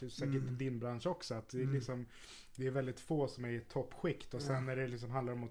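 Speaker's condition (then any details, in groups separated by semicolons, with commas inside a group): No condition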